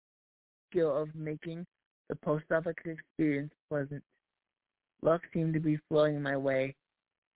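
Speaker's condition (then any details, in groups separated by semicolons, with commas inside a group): Cerebral palsy; voice improved over last year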